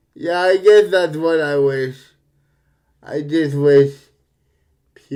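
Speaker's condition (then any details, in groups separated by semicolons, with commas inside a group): Cerebral palsy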